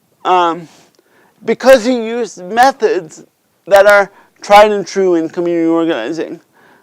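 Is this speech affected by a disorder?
Yes: cerebral palsy.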